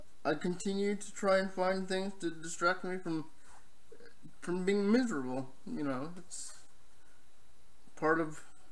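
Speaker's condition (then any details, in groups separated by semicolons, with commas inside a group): Cerebral palsy, spastic diplegia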